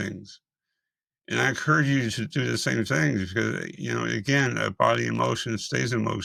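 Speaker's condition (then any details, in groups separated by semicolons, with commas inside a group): Multiple system atrophy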